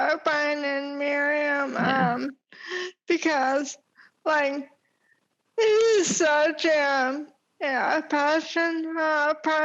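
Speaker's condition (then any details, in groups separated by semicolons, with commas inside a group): ALS; about 8 years since diagnosis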